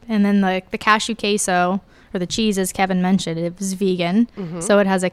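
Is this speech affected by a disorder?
No.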